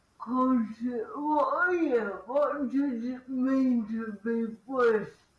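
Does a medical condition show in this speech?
Yes: cerebral palsy.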